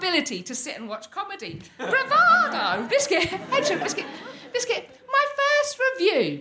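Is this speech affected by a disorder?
Yes: Tourette's syndrome; neurological, uncontrollable motor and vocal tics, wheelchair user, cannot stand; frequent shouted vocal tics, involuntary swearing, random phrases, cannot stay on script.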